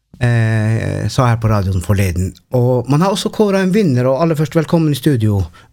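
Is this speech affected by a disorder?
No.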